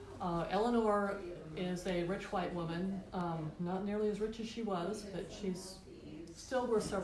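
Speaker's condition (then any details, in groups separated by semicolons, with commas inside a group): No condition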